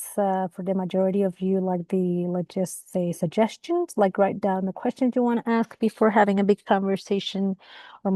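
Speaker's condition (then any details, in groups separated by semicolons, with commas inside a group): No condition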